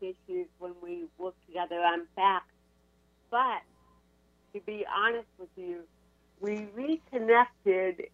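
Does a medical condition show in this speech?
Yes: cerebral palsy; cerebral palsy from birth, diagnosed at UCLA, crutches, spinal cord surgery C1 to C7, titanium neck; ongoing Botox for chronic pain, constant brain signals cause pain.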